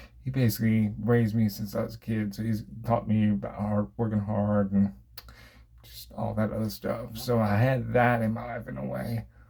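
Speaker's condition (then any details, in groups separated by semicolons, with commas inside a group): Cerebral palsy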